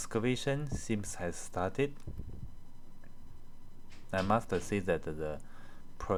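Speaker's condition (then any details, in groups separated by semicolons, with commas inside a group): No condition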